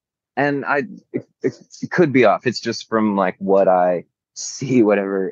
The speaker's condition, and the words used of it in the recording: Stuttering. Obviously, the stuttering's gotten better over the years.